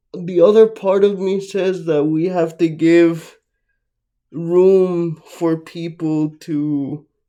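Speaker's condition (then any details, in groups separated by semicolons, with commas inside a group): Cerebral palsy, mixed, mild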